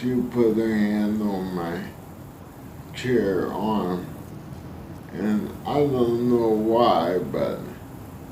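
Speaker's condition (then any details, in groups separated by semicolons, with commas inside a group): ALS; spasticity main symptom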